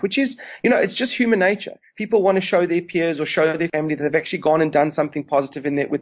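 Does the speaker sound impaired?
No.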